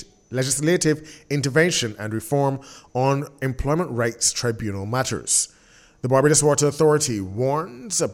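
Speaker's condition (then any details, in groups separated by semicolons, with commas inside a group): No condition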